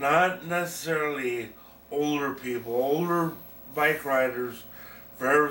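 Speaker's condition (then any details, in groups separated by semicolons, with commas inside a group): Brain injury; accident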